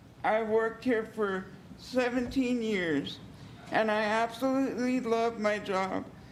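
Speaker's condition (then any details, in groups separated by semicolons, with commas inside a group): Cerebral palsy; physical limitations; has worked on speaking skills, more confident speaking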